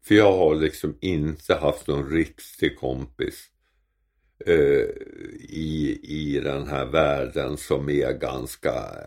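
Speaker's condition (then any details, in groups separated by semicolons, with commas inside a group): Tongue cancer; like a wound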